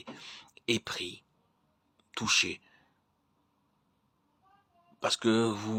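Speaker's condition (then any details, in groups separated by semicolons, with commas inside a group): No condition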